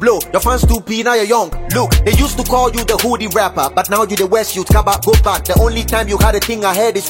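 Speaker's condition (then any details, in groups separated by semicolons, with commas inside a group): No condition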